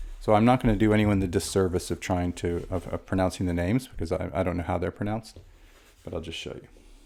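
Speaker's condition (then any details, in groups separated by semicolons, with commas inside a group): No condition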